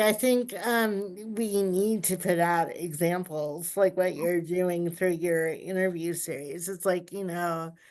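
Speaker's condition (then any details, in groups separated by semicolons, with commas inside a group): Cerebral palsy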